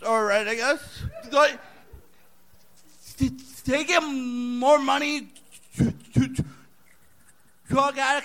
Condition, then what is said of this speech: Stuttering. He's more intelligible than Zhao Ying Summers was.